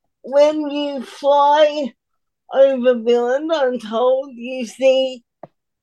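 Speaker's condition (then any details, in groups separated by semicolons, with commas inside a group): Cerebral palsy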